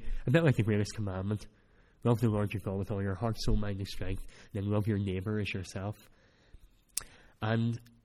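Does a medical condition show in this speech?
Yes: cleft palate; speech not that clear at times.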